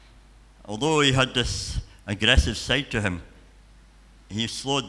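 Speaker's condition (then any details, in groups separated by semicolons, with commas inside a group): Cleft palate and cleft lip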